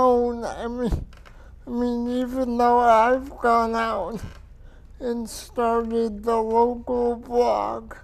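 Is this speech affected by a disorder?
Yes: cerebral palsy.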